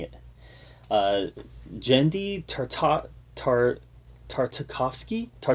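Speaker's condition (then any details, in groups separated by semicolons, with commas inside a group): No condition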